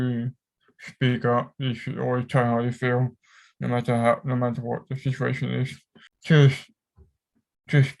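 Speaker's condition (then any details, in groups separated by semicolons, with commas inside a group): Cerebral palsy; affects whole body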